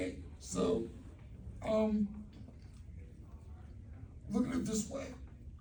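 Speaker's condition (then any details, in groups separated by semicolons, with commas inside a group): Cerebral palsy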